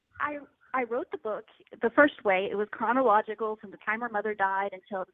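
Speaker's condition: No condition

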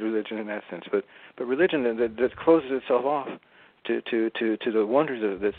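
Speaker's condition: Parkinson's disease; some years before recording

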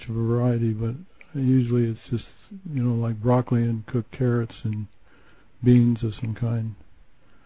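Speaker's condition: Parkinson's disease; onset with minor arm tremor, progressed to barely moving before starting medication; age 69, low-dose Mirapex then Sinemet, yoga, Bowen therapy, John Coleman's alternative approach, recent Olympic hike

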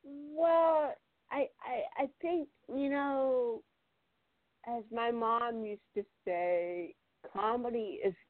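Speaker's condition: Cerebral palsy; c1 to c7 cervical spinal cord surgery

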